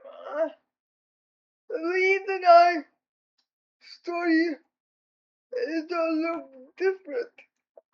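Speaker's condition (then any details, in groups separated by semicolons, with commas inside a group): Cerebral palsy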